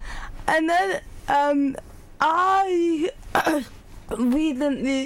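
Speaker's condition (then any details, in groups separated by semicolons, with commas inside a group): Cerebral palsy; uses a scribe for study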